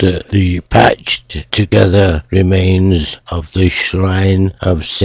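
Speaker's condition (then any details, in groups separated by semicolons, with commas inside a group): Motor neuron disease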